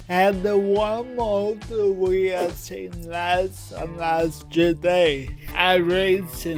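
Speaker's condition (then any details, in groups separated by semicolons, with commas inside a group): Cerebral palsy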